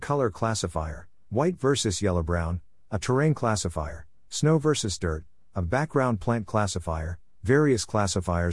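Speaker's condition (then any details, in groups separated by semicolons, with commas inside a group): No condition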